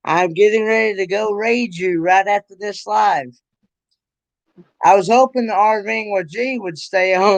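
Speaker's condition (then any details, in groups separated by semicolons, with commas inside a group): Cerebral palsy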